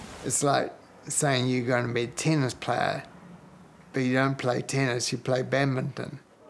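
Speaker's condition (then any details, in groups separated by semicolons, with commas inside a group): Multiple sclerosis; diagnosed about 13 years ago, progressive, fatigue, unsteady walking; slurred like drunk as day progresses with fatigue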